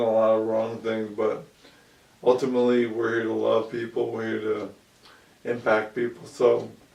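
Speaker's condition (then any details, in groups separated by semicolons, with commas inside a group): ALS; about 2 years since onset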